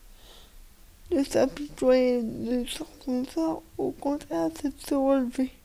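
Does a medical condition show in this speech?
Yes: cerebral palsy; cerebral palsy from lack of oxygen at birth, all motor function damaged, cognition intact, wheelchair user; age 25, needs help with all daily tasks like cooking and dressing; speech and expression disability, articulation on radio needs considerable effort and concentration, slight stumbling on early questions.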